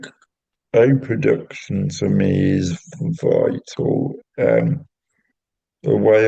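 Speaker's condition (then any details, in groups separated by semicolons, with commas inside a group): Cerebral palsy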